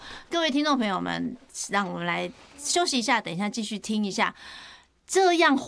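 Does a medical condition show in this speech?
No.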